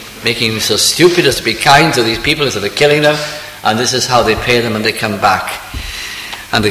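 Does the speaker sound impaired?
No.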